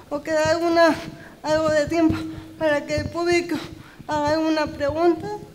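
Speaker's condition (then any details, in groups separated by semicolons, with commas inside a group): Cerebral palsy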